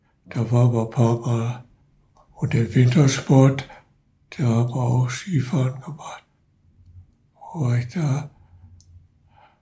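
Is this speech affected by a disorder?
Yes: Parkinson's disease; progressive Parkinson's disease, arm tremor, finger cramping, arm dislocated in car accident with ongoing pain; progressive worsening, cannot turn newspaper pages, in care home, LVR neurologist; could not speak properly during earlier sudden spinning vertigo episode, caller noticed voice, ambulance called.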